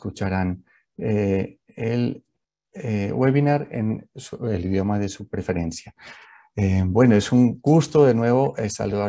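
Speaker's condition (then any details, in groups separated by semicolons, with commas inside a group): No condition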